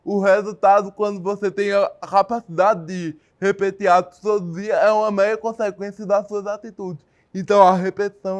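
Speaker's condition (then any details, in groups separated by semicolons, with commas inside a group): Cerebral palsy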